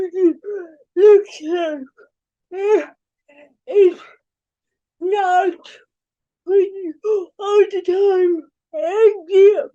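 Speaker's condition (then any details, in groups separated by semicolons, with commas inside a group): Cerebral palsy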